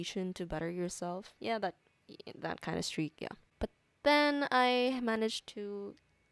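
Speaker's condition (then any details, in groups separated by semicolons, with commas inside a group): No condition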